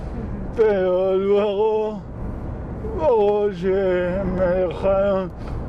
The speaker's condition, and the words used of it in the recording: Cerebral palsy. Hemos visto que tiene alguna dificultad para hablar, pero se le entiende perfectamente, ¿no?